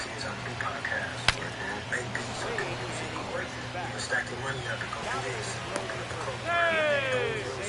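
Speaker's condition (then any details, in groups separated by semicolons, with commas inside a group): No condition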